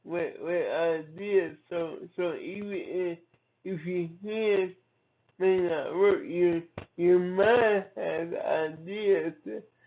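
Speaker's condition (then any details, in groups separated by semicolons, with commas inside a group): Cerebral palsy; from birth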